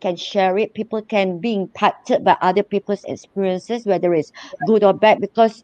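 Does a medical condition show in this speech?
Yes: cleft lip and palate; born with speech impediment from palate break, about 1 to 1.5 years speech therapy.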